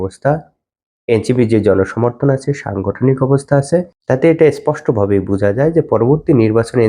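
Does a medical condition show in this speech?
No.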